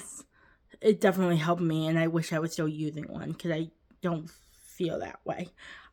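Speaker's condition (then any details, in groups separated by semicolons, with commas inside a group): Cerebral palsy, quadriplegic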